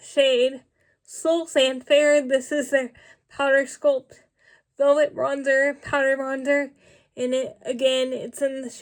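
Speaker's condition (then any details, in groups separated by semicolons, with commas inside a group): Cerebral palsy, spastic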